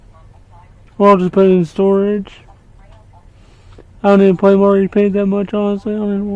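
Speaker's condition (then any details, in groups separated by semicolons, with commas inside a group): Cerebral palsy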